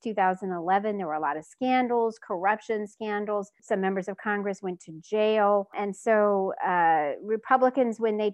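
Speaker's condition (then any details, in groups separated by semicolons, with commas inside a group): No condition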